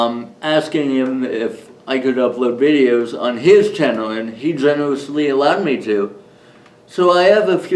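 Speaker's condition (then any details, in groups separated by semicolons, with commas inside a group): Cerebral palsy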